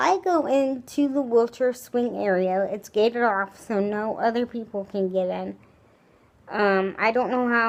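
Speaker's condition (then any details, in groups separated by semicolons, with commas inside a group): Cerebral palsy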